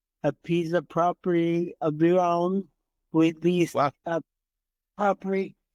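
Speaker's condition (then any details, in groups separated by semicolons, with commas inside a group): Cerebral palsy; from birth, entire left side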